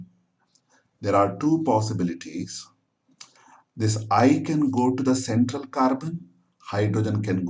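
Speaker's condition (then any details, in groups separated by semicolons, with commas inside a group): No condition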